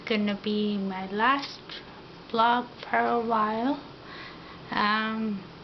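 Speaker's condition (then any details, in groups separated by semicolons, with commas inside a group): Ataxia; affects mouth and tongue coordination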